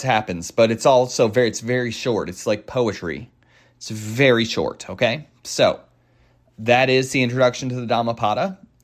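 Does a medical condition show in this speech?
No.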